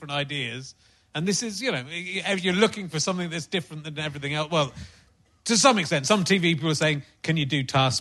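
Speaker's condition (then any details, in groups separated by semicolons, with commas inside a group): No condition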